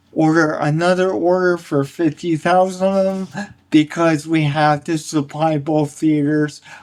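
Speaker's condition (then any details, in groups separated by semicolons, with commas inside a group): Cerebral palsy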